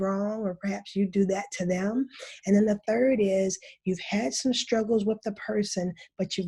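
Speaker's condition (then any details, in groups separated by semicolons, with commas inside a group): No condition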